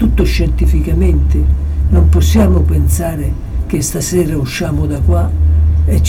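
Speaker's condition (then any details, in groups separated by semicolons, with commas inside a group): Parkinson's disease; approaching final stage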